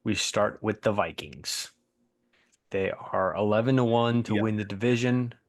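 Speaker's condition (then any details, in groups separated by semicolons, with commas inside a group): No condition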